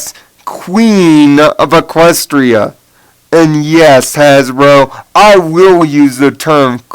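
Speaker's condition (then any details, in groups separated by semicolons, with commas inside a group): Cerebral palsy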